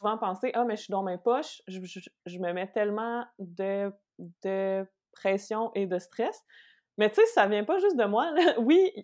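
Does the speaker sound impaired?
Yes: stuttering; stuttering since earliest memory, diagnosed at seven, moderate per speech therapy report, childhood speech therapy; still stutters, recently stuttered on words maîtrise and orthophonie; speaking never easy, hid stuttering, word substitution, avoided feared words, avoided long stories, more tension with adults; here repeated sounds, repeated words.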